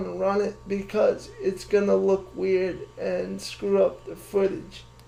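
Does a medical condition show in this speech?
Yes: cerebral palsy.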